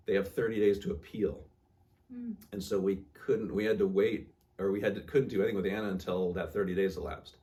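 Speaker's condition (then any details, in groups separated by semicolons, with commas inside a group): No condition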